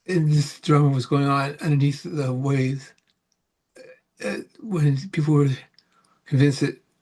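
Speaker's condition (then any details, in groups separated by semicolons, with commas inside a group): Parkinson's; about 18 years since onset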